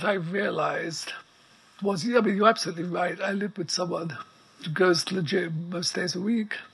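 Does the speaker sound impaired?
Yes: ALS; progressive neuromuscular illness, effectively quadriplegic, wheelchair within 6 months of diagnosis, writes by dictation; immobile, needs breathing apparatus, plastic pump behind neck into nose controlling breath rate; voice very weak, needs amplifier, breathing apparatus audible in background.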